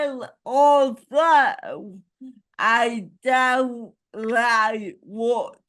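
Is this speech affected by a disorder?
Yes: cerebral palsy; ataxic type.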